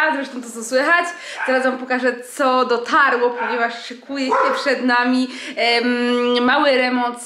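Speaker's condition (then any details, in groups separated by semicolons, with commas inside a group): No condition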